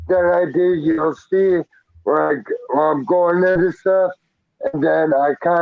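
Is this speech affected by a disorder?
Yes: traumatic brain injury.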